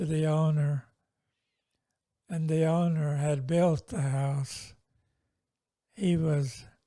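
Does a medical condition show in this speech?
Yes: multiple sclerosis.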